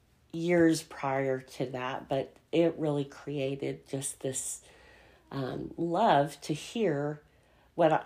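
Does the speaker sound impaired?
Yes: cleft palate; soft palate strengthening exercises from speech pathologist mother, no bony palate, speech learned differently.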